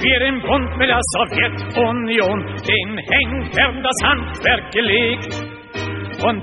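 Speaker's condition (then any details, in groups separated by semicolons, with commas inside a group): No condition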